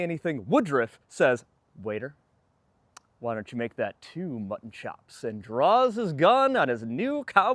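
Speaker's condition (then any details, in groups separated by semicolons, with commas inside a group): No condition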